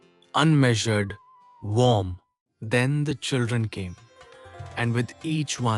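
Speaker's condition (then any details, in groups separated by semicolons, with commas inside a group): No condition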